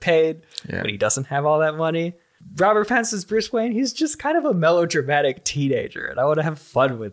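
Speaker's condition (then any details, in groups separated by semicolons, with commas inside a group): No condition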